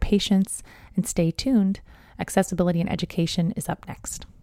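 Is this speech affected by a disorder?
No.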